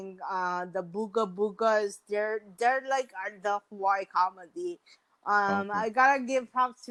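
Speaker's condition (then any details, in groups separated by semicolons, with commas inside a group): Mild cerebral palsy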